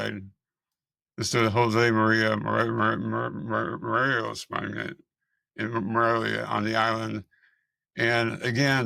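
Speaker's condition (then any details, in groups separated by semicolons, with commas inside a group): Multiple system atrophy; voice declining, pain medication impairs breathing at night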